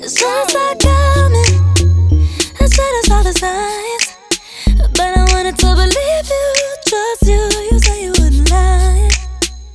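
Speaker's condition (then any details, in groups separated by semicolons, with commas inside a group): No condition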